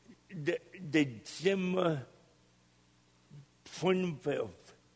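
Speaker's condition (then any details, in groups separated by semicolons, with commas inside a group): Cerebral palsy; cerebral palsy from birth, walking and hand use almost impossible; speech impediment, talking always very difficult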